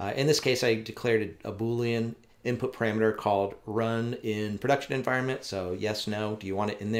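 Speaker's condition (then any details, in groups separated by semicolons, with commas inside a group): No condition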